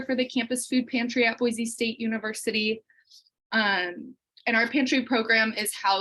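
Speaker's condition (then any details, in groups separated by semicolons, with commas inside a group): No condition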